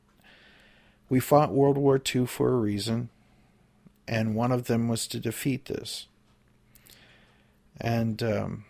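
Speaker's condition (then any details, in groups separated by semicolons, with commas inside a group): No condition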